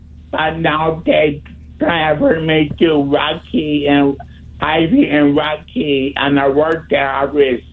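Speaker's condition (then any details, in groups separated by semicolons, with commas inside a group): Speech impediment; wheelchair user; tries to talk really clearly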